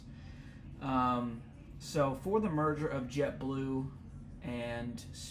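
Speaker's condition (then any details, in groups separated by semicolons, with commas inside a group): No condition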